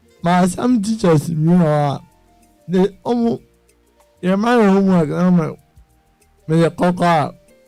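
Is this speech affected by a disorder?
Yes: cerebral palsy; self-managing with exercises.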